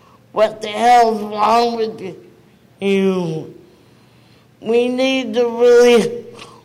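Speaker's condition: Cerebral palsy; never received needed therapy

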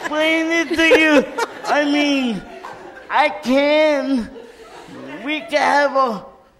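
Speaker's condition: Cerebral palsy; wheelchair user

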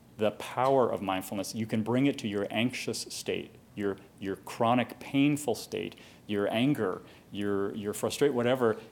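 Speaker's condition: No condition

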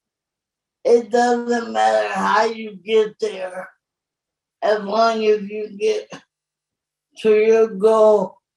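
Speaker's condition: Cerebral palsy; born very premature

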